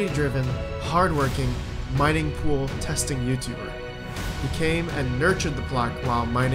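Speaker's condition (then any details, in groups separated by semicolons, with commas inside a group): No condition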